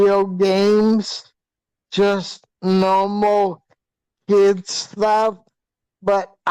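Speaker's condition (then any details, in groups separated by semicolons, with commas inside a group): Hydrocephalus with shunt failure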